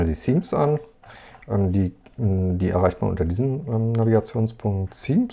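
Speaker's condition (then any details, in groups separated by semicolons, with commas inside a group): No condition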